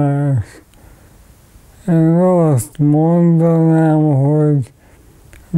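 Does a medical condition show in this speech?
Yes: ALS.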